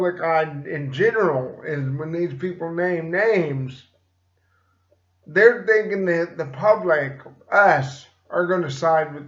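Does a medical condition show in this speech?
Yes: cerebral palsy; slight speech impediment.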